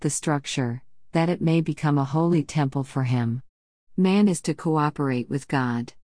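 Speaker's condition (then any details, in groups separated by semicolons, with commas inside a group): No condition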